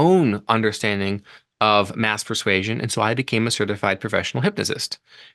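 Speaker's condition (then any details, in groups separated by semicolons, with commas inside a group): No condition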